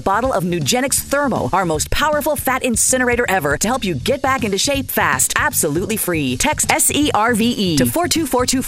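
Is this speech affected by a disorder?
No.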